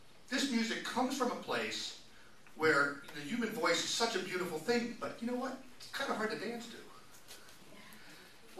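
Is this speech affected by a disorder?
No.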